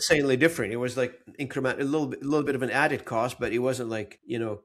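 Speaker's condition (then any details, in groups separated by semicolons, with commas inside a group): No condition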